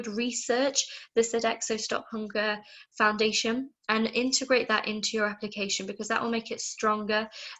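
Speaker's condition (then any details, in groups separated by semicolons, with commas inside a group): No condition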